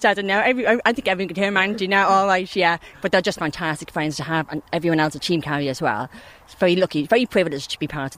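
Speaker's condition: Partial deafness, congenital

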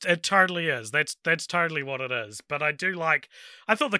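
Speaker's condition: No condition

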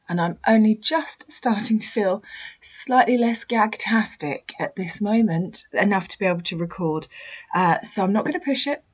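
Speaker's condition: No condition

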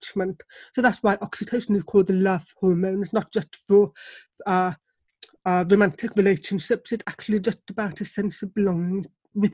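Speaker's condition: Deafness; relies on lip reading

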